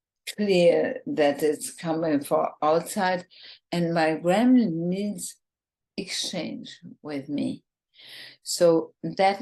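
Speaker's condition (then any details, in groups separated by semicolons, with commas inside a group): ALS, bulbar form, bulbar onset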